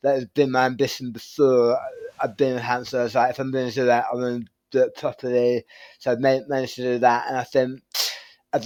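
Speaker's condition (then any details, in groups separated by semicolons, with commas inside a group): Tongue cancer surgery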